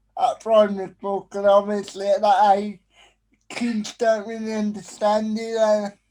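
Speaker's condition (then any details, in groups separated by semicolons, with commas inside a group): Spastic quadriplegic cerebral palsy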